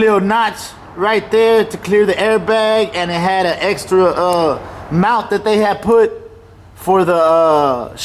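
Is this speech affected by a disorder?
No.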